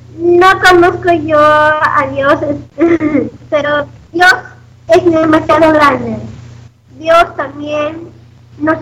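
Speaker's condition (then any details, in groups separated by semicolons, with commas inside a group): Down syndrome; self-described good language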